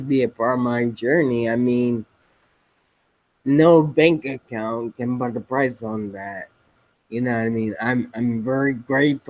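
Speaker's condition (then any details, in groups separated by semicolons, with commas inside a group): Spinocerebellar ataxia type 7, SCA7; speech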